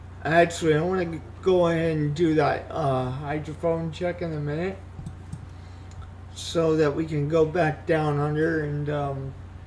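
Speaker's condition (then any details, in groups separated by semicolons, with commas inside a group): Cerebral palsy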